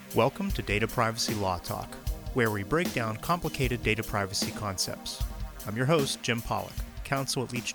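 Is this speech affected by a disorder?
No.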